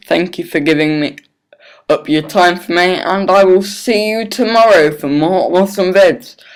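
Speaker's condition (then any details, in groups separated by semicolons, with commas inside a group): Cerebral palsy; not fully independent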